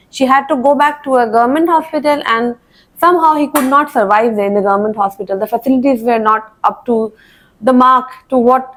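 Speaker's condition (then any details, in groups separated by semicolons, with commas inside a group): No condition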